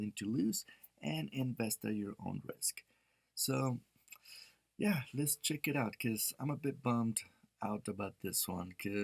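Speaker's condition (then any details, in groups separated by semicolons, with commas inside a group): No condition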